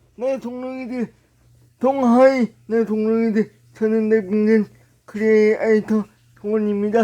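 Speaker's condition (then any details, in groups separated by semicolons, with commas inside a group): Brain lesion disability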